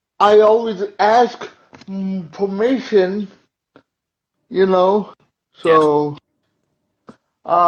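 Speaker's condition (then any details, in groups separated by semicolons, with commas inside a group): Cerebral palsy; uses wheelchair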